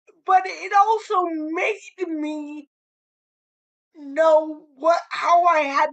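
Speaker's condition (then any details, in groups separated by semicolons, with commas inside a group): Cerebral palsy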